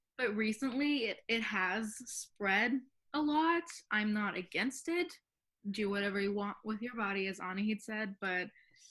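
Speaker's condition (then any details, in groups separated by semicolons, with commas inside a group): No condition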